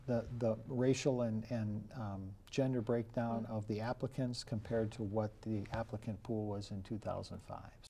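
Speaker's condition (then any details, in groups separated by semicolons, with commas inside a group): No condition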